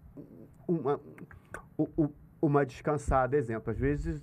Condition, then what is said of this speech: Stuttering. Porque eu dou uma gaguejada, eu perco o punch, eu perco o, o timing da parada.